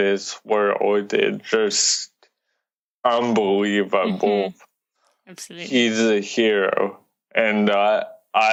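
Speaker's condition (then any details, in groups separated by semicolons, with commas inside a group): Cerebral palsy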